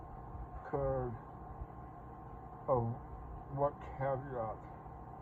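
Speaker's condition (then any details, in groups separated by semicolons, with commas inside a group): Parkinson's; speech impediment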